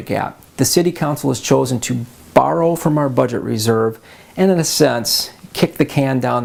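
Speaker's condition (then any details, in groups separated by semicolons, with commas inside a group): No condition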